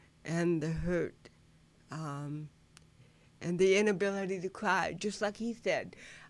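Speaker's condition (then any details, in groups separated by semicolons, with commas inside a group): Cerebral palsy; lifelong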